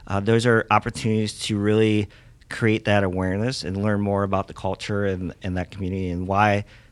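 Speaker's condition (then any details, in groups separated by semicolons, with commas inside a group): Cleft lip and palate; congenital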